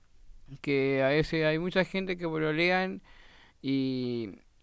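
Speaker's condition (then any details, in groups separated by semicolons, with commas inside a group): Down syndrome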